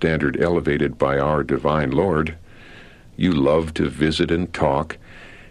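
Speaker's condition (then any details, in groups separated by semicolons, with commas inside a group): No condition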